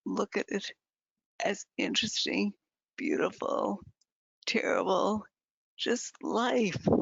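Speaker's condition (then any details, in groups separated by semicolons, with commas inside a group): Advanced multiple sclerosis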